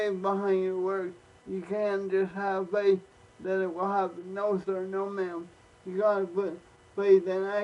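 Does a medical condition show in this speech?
Yes: cerebral palsy.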